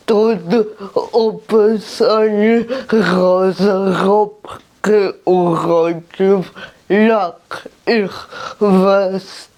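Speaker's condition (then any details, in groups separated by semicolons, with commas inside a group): Cerebral palsy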